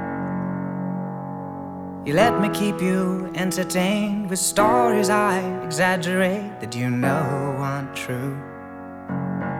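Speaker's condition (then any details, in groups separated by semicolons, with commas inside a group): No condition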